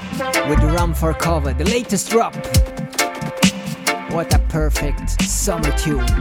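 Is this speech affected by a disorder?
No.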